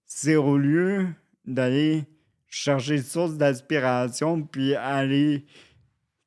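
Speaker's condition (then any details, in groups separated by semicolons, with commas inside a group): Cerebral palsy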